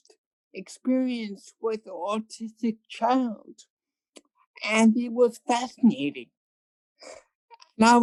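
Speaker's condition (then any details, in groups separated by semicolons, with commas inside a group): Cerebral palsy; present from birth, hearing loss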